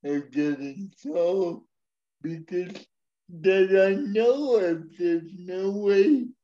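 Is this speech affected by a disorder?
Yes: speech impairment; wheelchair user; speech not perfect.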